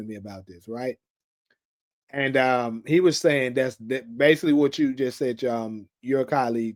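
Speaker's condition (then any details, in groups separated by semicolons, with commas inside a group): No condition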